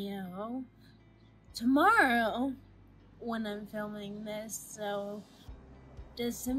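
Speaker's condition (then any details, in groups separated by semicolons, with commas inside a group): Friedreich's ataxia; progressive neuromuscular disability, scoliosis, spine surgery at 15; slow slurred speech, swallowing difficulty, shortness of breath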